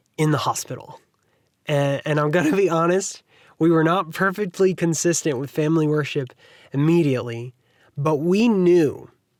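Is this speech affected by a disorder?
No.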